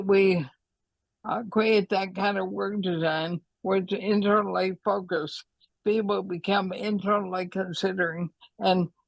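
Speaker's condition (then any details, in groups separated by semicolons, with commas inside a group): ALS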